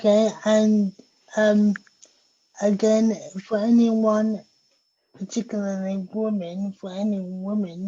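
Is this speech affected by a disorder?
Yes: cerebral palsy.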